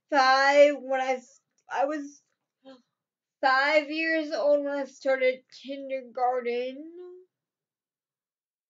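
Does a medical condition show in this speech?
Yes: cerebral palsy.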